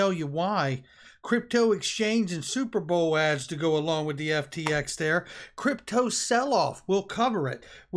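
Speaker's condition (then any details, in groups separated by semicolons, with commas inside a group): No condition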